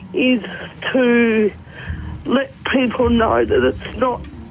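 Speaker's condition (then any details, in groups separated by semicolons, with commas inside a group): Cerebral palsy; neurological, blood clot to the brain at about 4 days old, early intervention as child, lifelong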